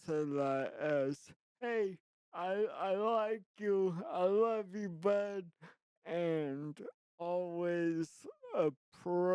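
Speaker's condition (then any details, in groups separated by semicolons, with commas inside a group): Traumatic brain injury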